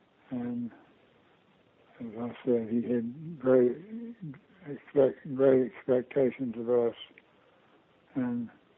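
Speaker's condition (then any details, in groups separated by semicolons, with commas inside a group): Parkinson's disease; diagnosed about two years ago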